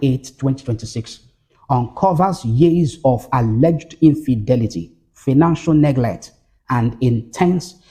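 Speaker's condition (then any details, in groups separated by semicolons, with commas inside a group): No condition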